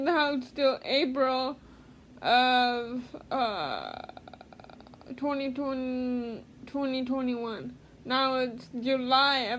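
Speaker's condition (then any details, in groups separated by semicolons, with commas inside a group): Cerebral palsy; speech therapy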